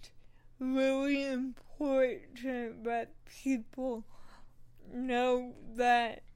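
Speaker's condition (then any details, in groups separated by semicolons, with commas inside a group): Cerebral palsy; working with speech therapist, rehearses comedy material repeatedly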